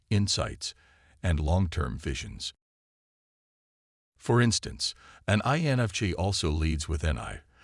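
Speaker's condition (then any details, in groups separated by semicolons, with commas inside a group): No condition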